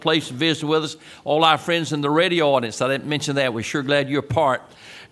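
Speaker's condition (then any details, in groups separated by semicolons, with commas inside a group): No condition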